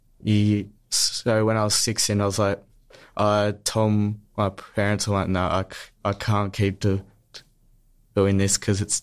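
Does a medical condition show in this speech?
Yes: stutter; stutter since childhood, smooth speech therapy at Box Hill Speech Pathology Clinic from age 14 or 15, two years; here repeated sounds, prolonged sounds, blocks.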